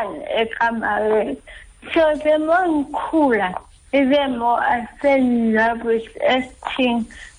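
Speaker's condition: Cerebral palsy, ataxic; able to speak

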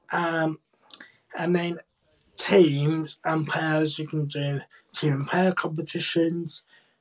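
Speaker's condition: Cerebral palsy, profound hearing loss; most BSL forgotten

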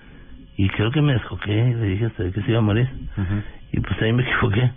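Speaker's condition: Parkinson's disease; voice sometimes trembles, sometimes intelligible, sometimes not understood at all

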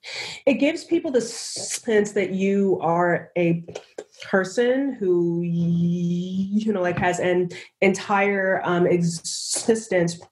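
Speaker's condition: Stuttering; described as a speech impediment; has a slight cold during the recording; stutters on stage and on camera; prolonged sounds

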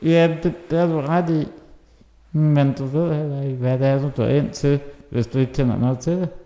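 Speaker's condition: Muscular dystrophy (muskelsvind); both parents carry gene fault

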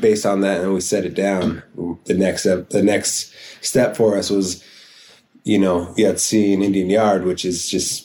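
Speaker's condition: No condition

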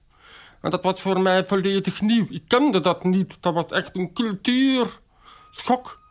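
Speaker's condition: Deafness, acquired, bacterial meningitis; speech therapy in childhood, can speak, formerly relied on lip-reading, now uses sign language interpreter

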